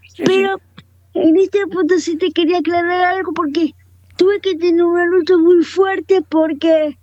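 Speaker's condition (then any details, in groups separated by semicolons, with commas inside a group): Cerebral palsy, quadriparesis; wheelchair user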